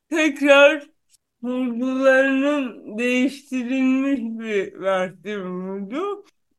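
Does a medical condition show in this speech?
Yes: cerebral palsy; onset at birth from birth complications.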